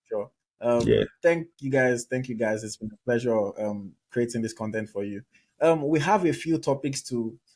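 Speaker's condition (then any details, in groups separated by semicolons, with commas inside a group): No condition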